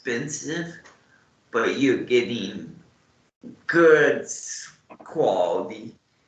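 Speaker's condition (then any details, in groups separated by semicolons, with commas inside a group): Cerebral palsy; morning medication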